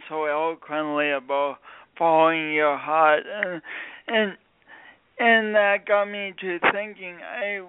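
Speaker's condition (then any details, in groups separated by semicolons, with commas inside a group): Speech impediment from birth injury; distinctive voice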